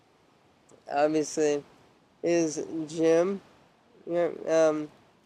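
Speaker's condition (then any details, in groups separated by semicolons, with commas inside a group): Traumatic brain injury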